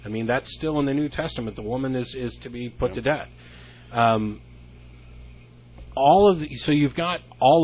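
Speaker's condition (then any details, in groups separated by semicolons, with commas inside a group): No condition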